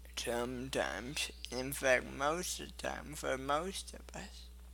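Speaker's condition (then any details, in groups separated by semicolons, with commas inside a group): Cerebral palsy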